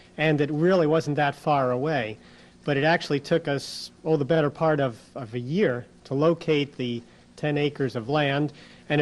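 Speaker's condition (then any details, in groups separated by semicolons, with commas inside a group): No condition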